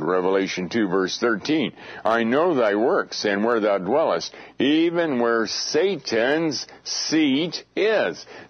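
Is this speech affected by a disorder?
No.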